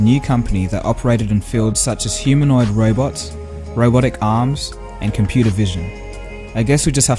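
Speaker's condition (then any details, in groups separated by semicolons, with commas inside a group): No condition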